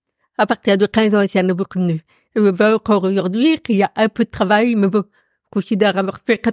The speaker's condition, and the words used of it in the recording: Deafness. Alors que j'ai une surdité profonde, tout le monde est bien, qu'avec ma surdité, il y a un accent.